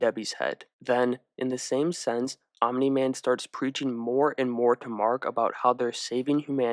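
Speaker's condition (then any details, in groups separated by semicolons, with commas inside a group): No condition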